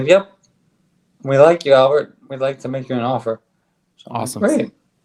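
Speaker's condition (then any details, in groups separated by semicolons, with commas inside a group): ALS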